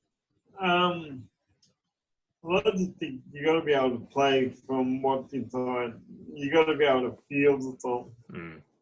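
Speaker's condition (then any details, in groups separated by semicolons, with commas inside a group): Cerebral palsy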